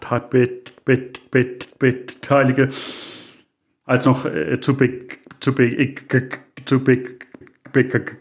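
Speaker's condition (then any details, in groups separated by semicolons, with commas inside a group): Stuttering; lifelong stuttering since early childhood, late start of speaking, early trouble telling sch sounds apart, past therapies; stronger today than usual, fluctuates with better phases, always clearly audible; hard blocks, repetitions of words and syllables, frequent äh fillers; repeated sounds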